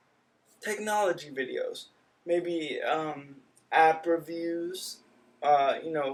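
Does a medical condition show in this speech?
Yes: cerebral palsy.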